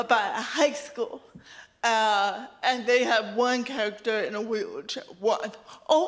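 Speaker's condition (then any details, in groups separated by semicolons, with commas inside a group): Cerebral palsy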